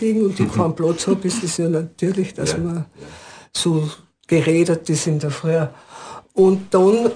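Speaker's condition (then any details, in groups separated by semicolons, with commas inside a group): Parkinson's disease; diagnosed at age 45, brain tumour then multiple sclerosis first suspected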